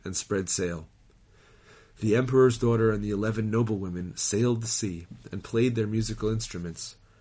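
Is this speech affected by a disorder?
No.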